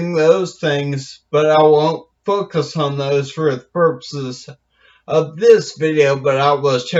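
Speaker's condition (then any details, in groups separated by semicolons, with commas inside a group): Brain injury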